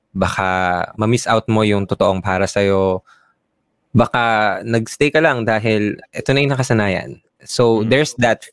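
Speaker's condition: No condition

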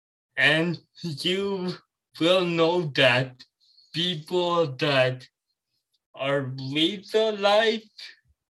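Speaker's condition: Cerebral palsy

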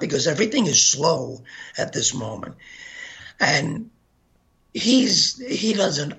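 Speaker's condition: Gunshot injury to voice box; hit spine

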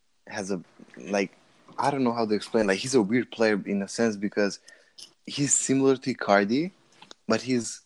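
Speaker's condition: No condition

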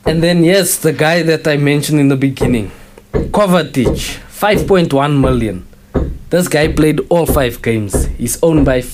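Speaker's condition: No condition

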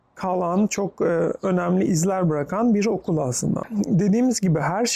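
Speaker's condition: No condition

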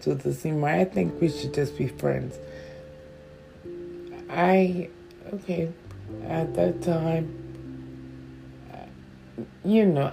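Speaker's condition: Stroke with stutter; not sleeping

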